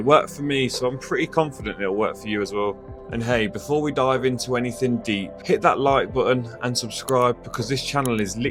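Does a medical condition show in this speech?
No.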